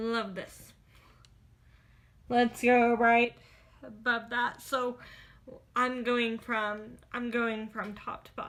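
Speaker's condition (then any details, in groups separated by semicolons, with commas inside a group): Cerebral palsy, spastic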